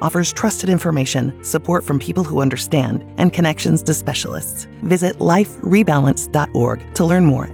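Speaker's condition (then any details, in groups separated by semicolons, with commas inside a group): No condition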